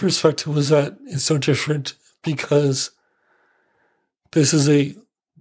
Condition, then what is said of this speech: ALS (motor neuron disease). And it just kind of gets stuck there and it impacts his voice.